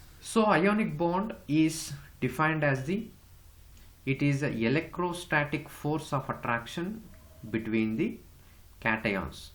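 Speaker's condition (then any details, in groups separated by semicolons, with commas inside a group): No condition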